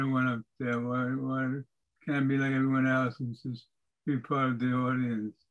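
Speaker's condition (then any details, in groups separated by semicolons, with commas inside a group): Parkinson's disease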